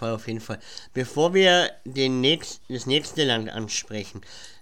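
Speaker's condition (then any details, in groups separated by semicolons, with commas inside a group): Cleft palate; cleft palate present since childhood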